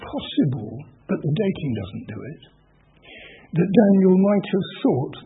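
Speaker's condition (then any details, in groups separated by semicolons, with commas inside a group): No condition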